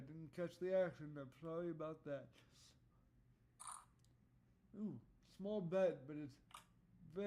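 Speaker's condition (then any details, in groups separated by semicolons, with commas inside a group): Cerebral palsy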